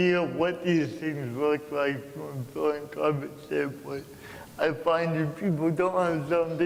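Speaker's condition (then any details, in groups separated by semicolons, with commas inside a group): Cerebral palsy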